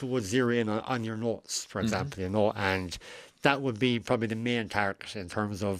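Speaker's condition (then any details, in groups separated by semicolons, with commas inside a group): Cleft lip and palate; last surgery at 17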